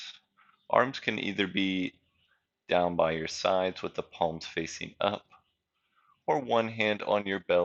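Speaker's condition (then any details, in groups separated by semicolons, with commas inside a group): No condition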